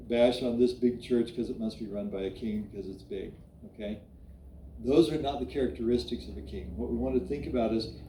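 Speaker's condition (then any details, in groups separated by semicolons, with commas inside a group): No condition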